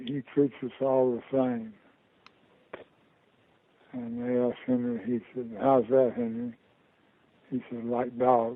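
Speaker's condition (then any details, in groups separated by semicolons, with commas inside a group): Parkinson's disease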